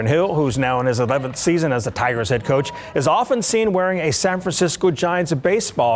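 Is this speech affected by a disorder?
No.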